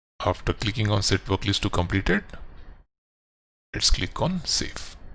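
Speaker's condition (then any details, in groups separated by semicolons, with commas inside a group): No condition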